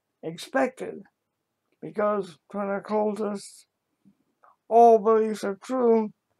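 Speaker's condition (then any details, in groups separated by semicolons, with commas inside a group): Cerebral palsy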